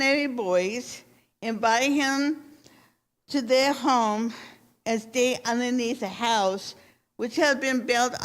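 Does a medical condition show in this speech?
Yes: cerebral palsy.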